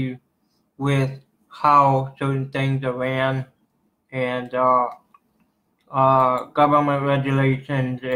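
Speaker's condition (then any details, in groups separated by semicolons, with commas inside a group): Cerebral palsy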